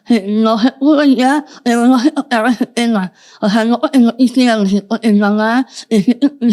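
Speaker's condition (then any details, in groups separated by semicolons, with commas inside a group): Moebius syndrome, congenital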